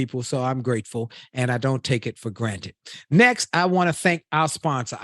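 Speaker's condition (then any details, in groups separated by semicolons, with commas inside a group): No condition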